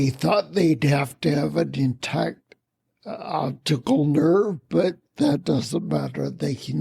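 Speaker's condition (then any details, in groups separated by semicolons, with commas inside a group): Spinocerebellar ataxia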